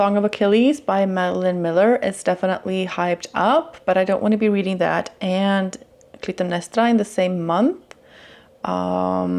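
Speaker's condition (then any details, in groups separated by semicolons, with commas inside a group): No condition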